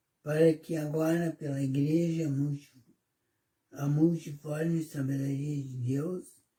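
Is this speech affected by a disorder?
Yes: cerebellar ataxia; degenerative hereditary form; diagnosed nine years ago.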